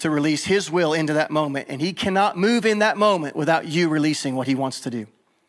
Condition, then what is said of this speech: None; typical speech.